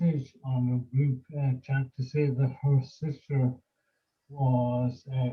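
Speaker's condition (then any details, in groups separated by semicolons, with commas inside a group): Motor neurone disease; affects vocal cords and tongue, constricted speech, hard to understand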